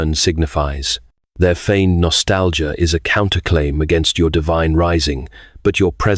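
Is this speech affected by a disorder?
No.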